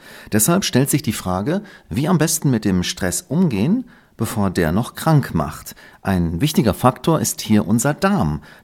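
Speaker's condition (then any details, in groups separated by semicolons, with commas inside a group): No condition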